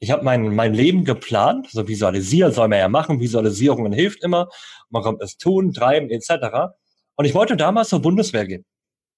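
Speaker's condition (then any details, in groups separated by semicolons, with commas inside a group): Cleft lip and palate, cleft lip, jaw and palate; learned to speak through speech therapy until age nine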